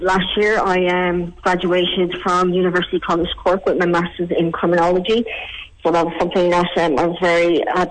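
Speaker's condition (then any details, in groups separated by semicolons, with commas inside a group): Cleft palate; congenital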